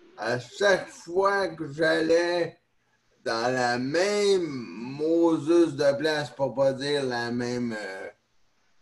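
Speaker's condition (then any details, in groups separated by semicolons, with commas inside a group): Neonatal cerebral palsy; neonatal onset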